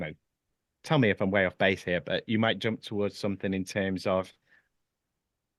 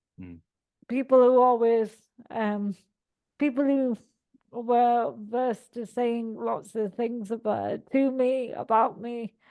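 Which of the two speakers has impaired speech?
The second: cerebral palsy; from birth, all four limbs; speech sometimes slurred when tired or nervous.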